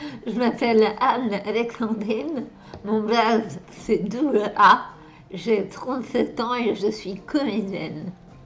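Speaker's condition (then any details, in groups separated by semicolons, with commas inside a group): Dystonia and multiple sclerosis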